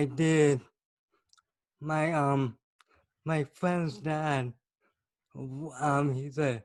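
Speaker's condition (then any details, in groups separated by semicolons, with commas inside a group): Cerebral palsy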